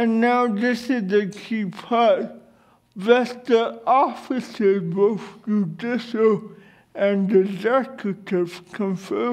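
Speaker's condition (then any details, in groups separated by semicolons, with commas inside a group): Cerebral palsy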